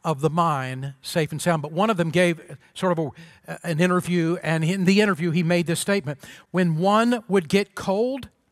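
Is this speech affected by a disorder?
No.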